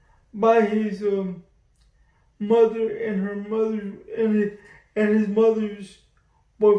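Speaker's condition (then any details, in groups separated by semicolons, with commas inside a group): Cerebral palsy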